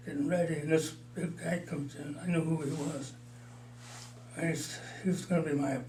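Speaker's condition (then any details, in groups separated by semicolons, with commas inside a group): Parkinson's disease, mild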